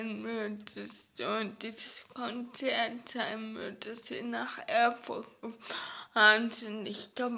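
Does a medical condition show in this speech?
Yes: ataxia; ataxia affecting hands and fingers.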